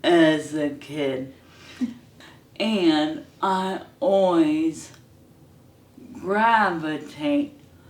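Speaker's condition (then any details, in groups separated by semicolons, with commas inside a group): ALS; hand onset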